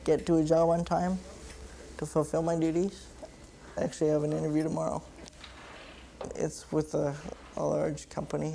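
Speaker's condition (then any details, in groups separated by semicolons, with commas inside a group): Cerebral palsy; since birth, uses mouth stick for computer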